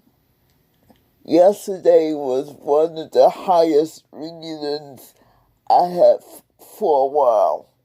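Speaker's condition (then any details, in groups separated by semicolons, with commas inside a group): Cerebral palsy; several unnoticed strokes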